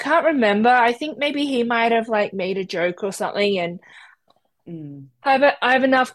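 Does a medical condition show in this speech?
No.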